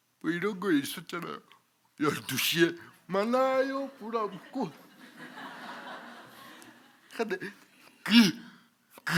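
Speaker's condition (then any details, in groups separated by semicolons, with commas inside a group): Cerebral palsy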